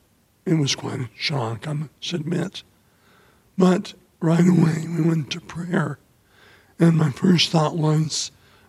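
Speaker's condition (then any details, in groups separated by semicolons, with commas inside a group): ALS; voice affected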